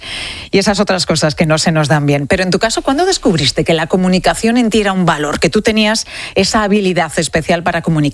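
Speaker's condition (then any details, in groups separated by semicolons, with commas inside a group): No condition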